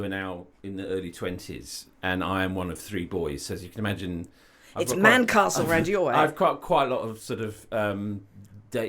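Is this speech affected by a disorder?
No.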